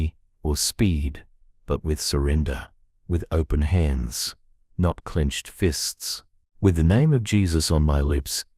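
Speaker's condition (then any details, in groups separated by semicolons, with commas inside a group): No condition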